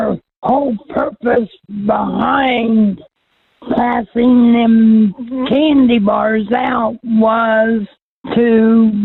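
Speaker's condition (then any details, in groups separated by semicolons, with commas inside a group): Cerebral palsy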